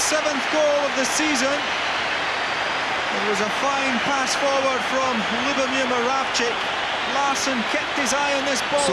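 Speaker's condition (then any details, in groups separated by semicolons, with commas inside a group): No condition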